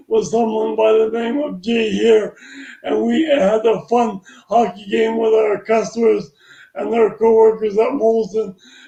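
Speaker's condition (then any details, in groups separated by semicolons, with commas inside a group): Traumatic brain injury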